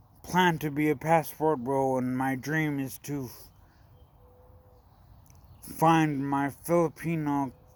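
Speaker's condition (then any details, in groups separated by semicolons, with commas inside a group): Brain injury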